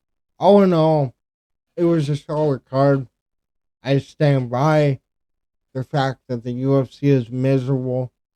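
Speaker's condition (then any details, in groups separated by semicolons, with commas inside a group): Cerebral palsy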